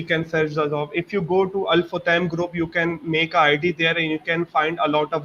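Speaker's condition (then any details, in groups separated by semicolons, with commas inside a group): No condition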